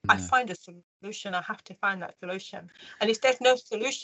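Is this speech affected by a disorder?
Yes: profound deafness; congenital, undiagnosed until age four, chest-worn hearing aid box from age four, considered for cochlear implant; delayed speech development, mother taught tongue and mouth placement by feeling buzzing, speech good but sounds short-tongued.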